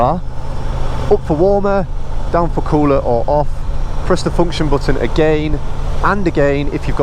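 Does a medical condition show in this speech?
No.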